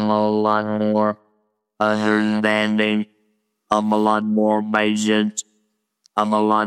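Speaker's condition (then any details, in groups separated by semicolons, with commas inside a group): Laryngectomy; no current signs of cancer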